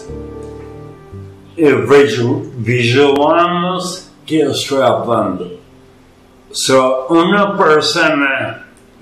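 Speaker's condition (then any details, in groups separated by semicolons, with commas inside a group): Ataxia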